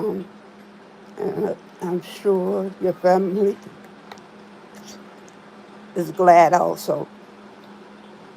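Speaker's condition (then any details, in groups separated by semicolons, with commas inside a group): Spinal neurosarcoidosis; some trouble speaking after ICU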